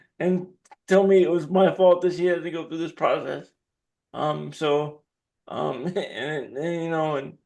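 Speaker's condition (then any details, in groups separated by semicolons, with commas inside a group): Cerebral palsy; dexterity issue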